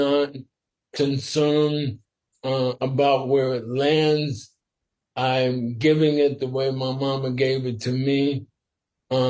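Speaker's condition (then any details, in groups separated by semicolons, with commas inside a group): Sporadic ALS; must speak slower and carefully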